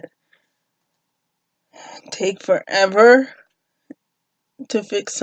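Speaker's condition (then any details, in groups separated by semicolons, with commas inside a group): Cerebral palsy; uses walker, no wheelchair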